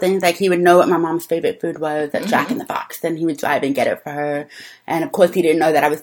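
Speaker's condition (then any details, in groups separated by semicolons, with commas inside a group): Deafness; deaf since childhood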